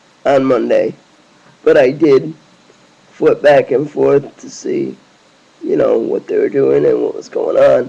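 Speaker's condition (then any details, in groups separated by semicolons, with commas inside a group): Cerebral palsy; lifelong, wheelchair user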